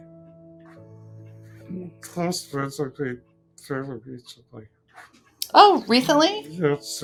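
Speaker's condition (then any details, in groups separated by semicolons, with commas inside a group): Duchenne muscular dystrophy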